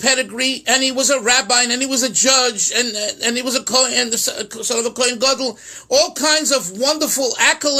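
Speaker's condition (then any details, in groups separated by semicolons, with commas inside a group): No condition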